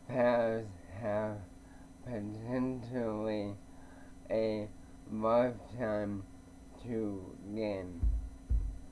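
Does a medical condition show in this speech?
Yes: ALS; bulbar onset.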